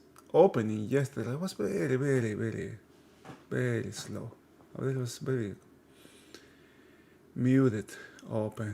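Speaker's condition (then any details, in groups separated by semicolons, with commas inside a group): No condition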